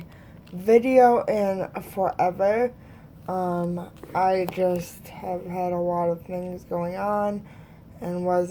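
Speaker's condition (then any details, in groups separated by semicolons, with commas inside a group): Cerebral palsy; both hands affected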